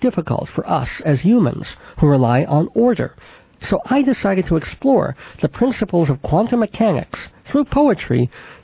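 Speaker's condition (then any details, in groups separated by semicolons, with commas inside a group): Cleft palate with lisp; braces 10 years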